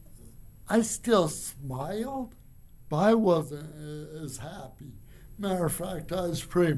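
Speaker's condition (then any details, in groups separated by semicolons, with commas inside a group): Cerebral palsy; from birth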